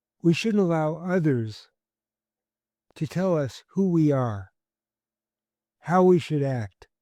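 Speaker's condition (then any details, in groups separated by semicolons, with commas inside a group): Cerebral palsy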